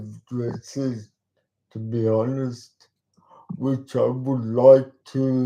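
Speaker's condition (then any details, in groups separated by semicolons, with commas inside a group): Cerebral palsy; talks slowly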